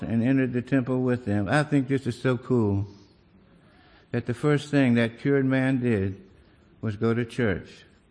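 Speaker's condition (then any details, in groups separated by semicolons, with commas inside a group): Parkinson's disease; leg pain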